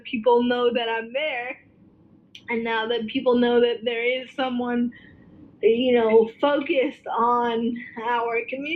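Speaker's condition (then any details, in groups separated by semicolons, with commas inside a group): Cerebral palsy, spastic quadriplegia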